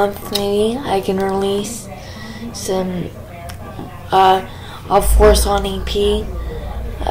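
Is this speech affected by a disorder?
Yes: cerebral palsy.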